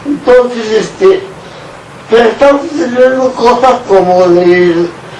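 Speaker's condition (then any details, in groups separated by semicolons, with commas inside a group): Tardive dyskinesia; antipsychotic side effect, dystonia pulling left, arms and back; arms improved, back pain when walking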